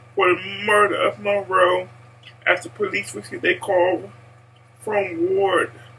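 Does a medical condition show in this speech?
Yes: cerebral palsy; speech impaired.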